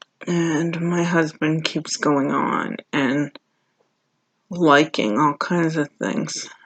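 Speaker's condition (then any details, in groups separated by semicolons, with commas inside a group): Cerebral palsy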